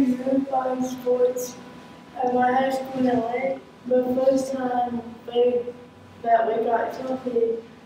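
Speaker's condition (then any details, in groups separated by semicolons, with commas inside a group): Cerebral palsy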